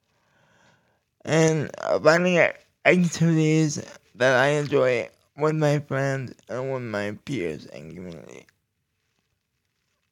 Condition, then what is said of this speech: Cerebral palsy. For me, I got a low voice when you see me in